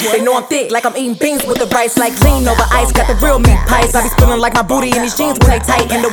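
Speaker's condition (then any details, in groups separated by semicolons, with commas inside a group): No condition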